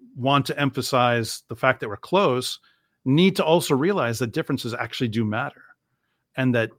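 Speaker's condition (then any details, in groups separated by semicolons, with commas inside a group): No condition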